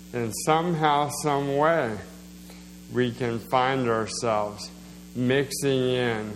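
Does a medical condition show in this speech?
Yes: slowed speech, swallowing problems; progressive condition, prayed for over 4 years, speech and swallowing affected; reading down about 30 words per minute last year, 50 over two years.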